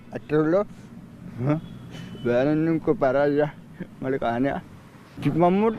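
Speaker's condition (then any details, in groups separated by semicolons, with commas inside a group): Cerebral palsy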